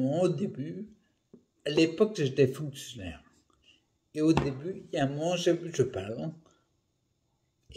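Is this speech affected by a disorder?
Yes: primary progressive multiple sclerosis.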